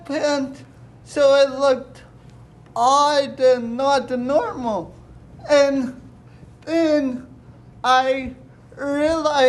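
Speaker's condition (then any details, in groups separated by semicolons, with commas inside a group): Cerebral palsy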